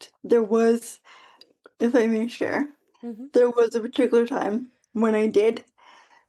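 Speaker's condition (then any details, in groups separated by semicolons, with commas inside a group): Quadriplegic cerebral palsy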